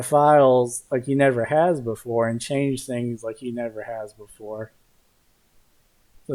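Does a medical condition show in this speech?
No.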